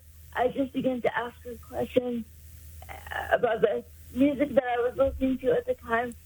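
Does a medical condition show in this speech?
Yes: cerebral palsy; congenital, caused by lack of oxygen to brain at birth, born about 3 months early, daily physical therapy in school; 56 years since onset, uses power wheelchair, needs assistance with most daily activities.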